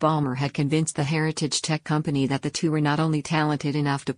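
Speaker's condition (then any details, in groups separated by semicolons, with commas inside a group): No condition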